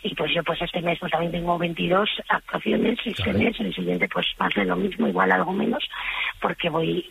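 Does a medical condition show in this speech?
Yes: vocal fold nodules; two vocal fold nodules, forbidden to sing, still performing, voice breaks with heavy use; hoarse after five gigs friday to sunday, propolis, licorice and lozenge remedy, planning silence cure, Playa del Silencio; broken hoarse voice, apologizes for voice, switches to Bonnie Tyler or Joaquín Sabina style when broken.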